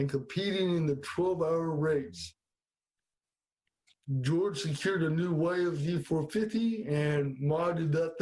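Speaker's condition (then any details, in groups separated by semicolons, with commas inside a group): Cerebral palsy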